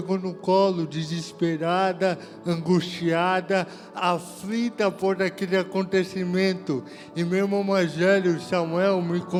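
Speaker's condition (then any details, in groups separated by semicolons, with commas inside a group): Cerebral palsy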